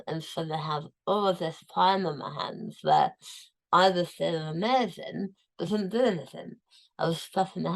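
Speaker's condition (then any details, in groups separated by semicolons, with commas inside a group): Tongue cancer, tongue removed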